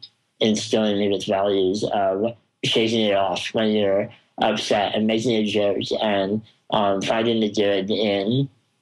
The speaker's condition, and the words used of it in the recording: Spinal muscular atrophy. And today this guy I'm talking to is kind of mumbly.